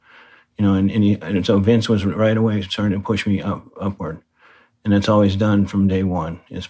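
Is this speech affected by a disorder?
Yes: Parkinson's disease; right-side weakness at onset, diagnosed by neurologist, confirmed by second opinion, heavy weightlifting slows progression.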